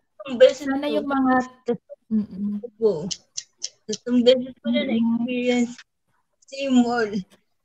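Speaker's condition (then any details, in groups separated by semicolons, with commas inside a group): Cerebral palsy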